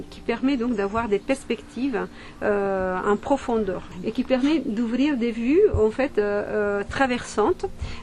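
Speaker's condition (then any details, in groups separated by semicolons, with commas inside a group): No condition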